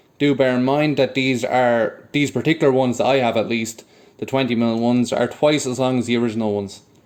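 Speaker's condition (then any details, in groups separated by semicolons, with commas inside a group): No condition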